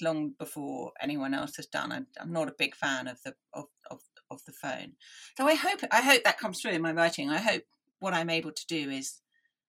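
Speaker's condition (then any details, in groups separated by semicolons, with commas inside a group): Deafness; listening took effort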